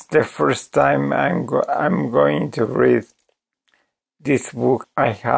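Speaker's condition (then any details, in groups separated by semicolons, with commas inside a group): ALS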